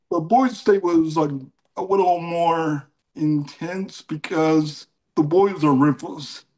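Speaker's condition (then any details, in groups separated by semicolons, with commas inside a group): Cerebral palsy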